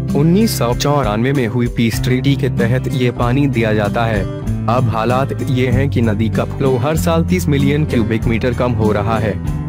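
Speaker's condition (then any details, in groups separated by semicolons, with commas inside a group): No condition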